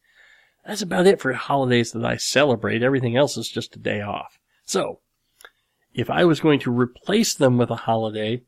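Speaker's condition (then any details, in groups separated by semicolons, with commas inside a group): Cleft lip and palate; nose still slightly crooked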